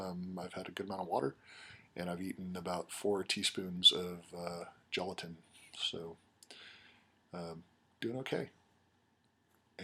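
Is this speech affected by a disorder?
No.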